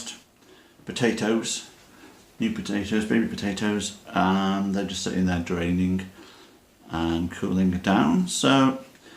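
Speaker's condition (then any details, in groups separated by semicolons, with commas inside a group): No condition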